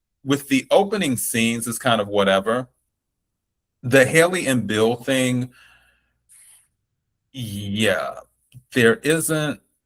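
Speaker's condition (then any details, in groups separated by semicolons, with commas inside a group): No condition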